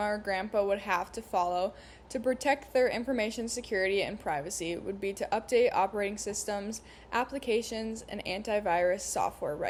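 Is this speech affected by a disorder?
No.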